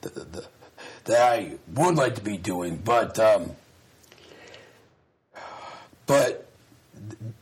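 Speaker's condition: Down syndrome; public speaking training through Special Olympics Global Messenger program

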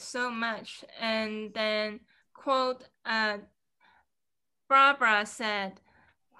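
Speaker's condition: Aphasia; aphasia after being hit by car walking home two years ago, called stroke, attends SCC; about two years since onset, improving but still slow; slow speech, struggled to say own words early on, memory intact but speaking affected

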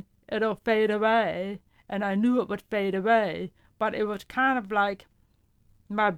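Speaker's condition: Profound deafness; uses hearing aids

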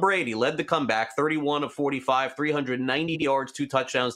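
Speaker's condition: No condition

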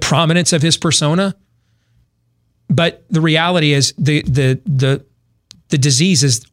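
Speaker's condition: No condition

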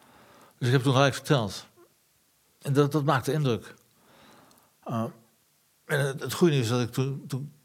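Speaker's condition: Parkinson's disease; pain, abdominal pain from constipation, fatigue, unsteady, falls including off bicycle, reading own book aloud beyond strength

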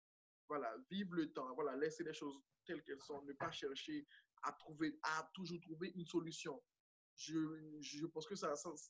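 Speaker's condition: Stuttering; father also stuttered, realized own stutter gradually over time, remarks about elocution from others; stuttering during interview; whole-word repetitions, comme, stuttered moments left uncut in videos; repeated sounds, repeated words, prolonged sounds

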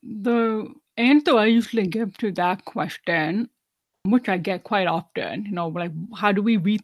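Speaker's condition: Deafness, severe; 99% hearing loss, hearing aids worn whole life, no cochlear implant; wears hearing aids, relies heavily on lip reading, does not sign, not fluent in ASL

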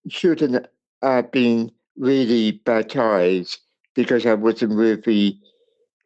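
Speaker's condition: Cerebral palsy; speech impairment

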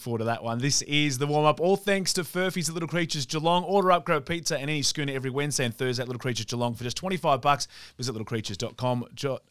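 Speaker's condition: No condition

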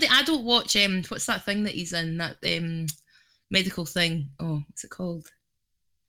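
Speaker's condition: No condition

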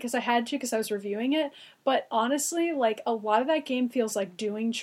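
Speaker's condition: No condition

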